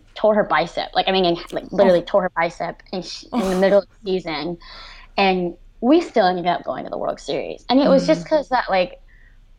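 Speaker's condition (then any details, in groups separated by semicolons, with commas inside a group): Cleft lip and palate, severe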